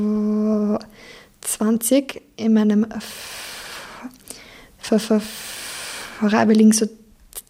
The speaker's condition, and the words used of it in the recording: Stuttering. Und das, finde ich, verbraucht so viel Energie, wenn du von einer Blockade in die nächste rutscht.